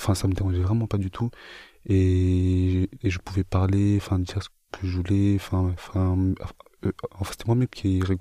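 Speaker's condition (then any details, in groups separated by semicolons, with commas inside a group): Stuttering; stuttering since age 12 to 13, start of 5e in collège; still stutters, partly hides it, especially with new people; stutter fully returned under grand oral pressure, eased after Mayotte trip, varies over time; repeated sounds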